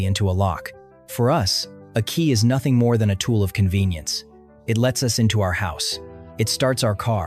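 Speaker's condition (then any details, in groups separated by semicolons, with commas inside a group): No condition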